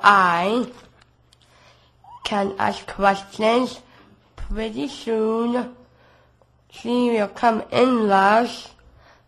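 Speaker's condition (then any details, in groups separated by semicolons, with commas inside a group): Down syndrome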